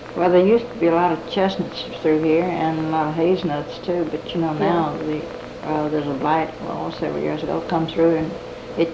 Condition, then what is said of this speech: None; typical speech.